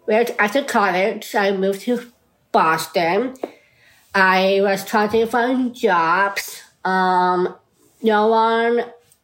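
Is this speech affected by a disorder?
Yes: Down syndrome; congenital, extra chromosome, body and brain develop differently; adult, age 31.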